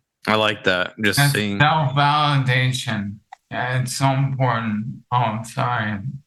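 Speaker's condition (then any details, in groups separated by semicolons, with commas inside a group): ALS; affects vocal cords; hard to talk long, less clear speech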